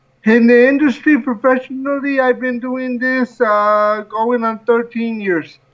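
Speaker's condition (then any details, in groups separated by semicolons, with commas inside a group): Cerebral palsy; from birth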